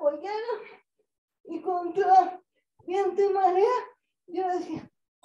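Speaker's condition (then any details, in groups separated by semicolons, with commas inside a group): Cerebral palsy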